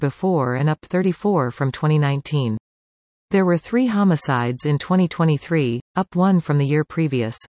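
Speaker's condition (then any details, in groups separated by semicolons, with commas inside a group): No condition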